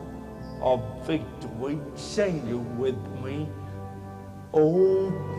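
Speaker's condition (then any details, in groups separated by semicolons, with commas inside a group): Cerebral palsy; speech hard to understand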